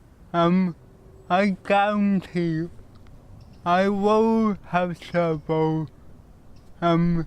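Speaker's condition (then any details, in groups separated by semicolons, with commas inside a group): Cerebral palsy; speech improved over time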